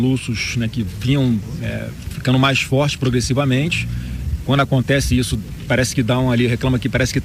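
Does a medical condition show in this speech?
No.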